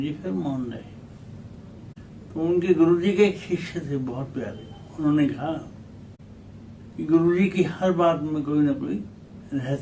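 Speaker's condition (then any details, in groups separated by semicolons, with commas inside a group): Cerebral palsy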